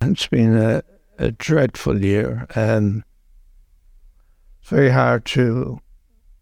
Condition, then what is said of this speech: ALS (motor neuron disease). Because I'm probably going to lose my voice.